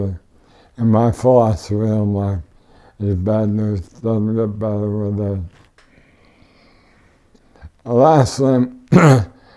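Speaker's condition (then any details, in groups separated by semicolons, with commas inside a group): ALS; tracheotomy, ventilator, wheelchair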